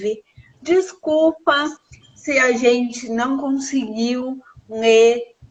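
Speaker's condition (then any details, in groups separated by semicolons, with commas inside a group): Cerebral palsy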